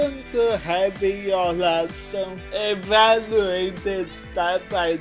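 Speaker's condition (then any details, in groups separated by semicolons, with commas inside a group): Cerebral palsy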